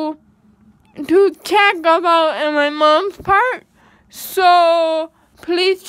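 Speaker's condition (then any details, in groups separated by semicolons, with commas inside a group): Cerebral palsy; speech therapy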